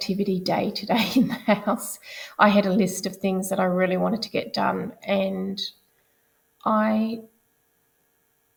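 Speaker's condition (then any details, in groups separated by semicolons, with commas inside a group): No condition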